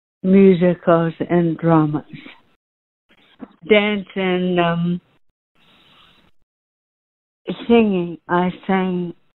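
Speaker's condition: ALS, genetic; first signs voice and breathing while singing

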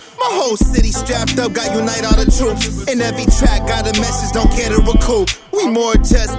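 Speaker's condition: No condition

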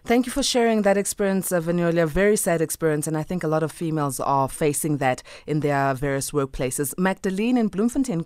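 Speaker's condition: No condition

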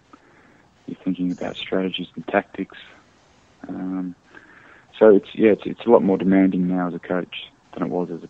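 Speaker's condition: No condition

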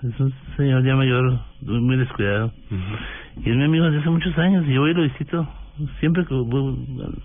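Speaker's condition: Parkinson's disease; onset after returning to Bogotá, stooped hunched posture at times, loss of strength, weakness; voice sometimes trembles, sometimes intelligible, sometimes not understood at all

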